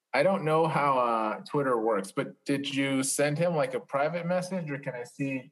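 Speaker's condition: No condition

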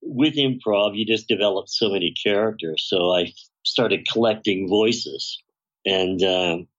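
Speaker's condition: Bilateral cleft lip and palate, severe; congenital bilateral cleft lip and palate

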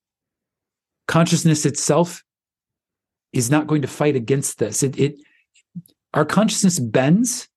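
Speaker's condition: No condition

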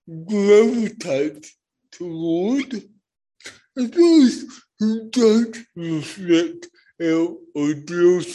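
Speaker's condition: Cerebral palsy; born not breathing

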